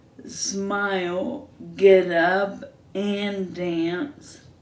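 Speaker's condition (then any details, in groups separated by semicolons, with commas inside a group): ALS; hand onset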